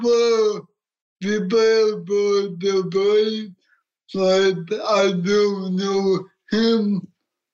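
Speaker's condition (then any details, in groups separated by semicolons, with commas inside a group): Cerebral palsy; gets around in a walker, adapted wheelchair boxer; short simple sentences, manager Sean Morris repeats and rephrases answers for listeners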